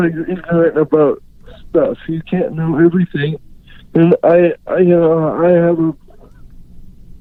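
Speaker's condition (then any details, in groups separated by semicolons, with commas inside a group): Cerebral palsy; unable to write or type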